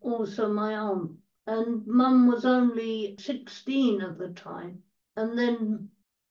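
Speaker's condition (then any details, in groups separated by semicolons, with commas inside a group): Cerebral palsy; quadriplegia, wheelchair user, totally blind from 15, partially deaf, treated 4-19 at Bowbath Cerebral Palsy Centre; dictated book to Steve who typed, speaks fast when in full flow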